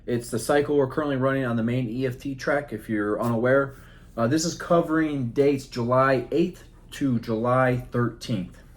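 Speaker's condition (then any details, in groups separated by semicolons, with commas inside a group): No condition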